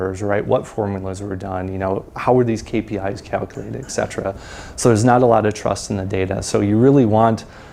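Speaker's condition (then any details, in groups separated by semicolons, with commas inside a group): No condition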